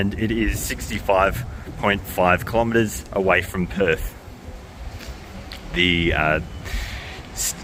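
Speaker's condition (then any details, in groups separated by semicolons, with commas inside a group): No condition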